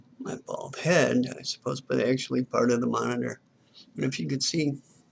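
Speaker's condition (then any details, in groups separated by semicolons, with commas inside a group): Cerebral palsy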